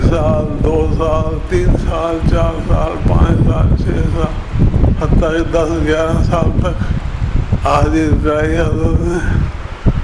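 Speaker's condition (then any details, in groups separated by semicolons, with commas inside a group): Difficulty speaking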